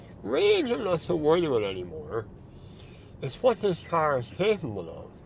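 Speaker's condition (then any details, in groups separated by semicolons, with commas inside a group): Mouth cancer surgery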